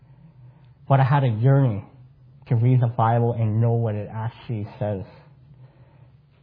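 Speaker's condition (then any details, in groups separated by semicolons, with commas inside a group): Cleft palate; congenital cleft palate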